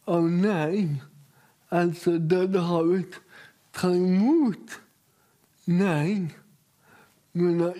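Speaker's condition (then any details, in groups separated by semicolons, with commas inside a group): Cerebral palsy; uses assistive aids, has personal assistant; aged 43; speech atypical, jokes listeners might think it is Danish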